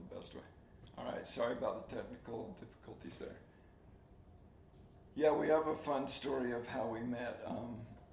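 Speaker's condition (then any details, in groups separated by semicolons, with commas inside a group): ALS; soft spoken, swallowing getting harder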